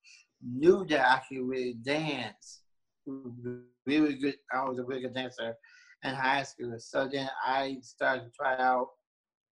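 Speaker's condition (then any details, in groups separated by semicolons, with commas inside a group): Down syndrome; born with Down syndrome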